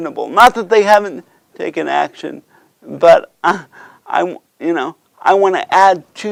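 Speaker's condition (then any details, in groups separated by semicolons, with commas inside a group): Cerebral palsy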